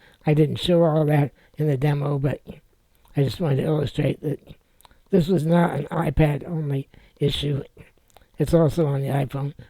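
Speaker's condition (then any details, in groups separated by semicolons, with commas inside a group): Spinal muscular atrophy type two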